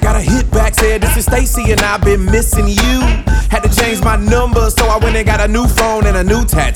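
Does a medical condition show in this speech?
No.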